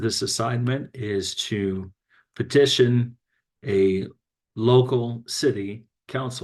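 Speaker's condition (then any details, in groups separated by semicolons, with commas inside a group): No condition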